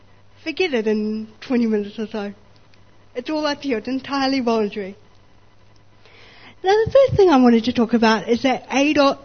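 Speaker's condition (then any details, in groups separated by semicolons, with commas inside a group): Spastic cerebral palsy; born 24 weeks premature, not from lack of oxygen, multiple corrective procedures, mixed success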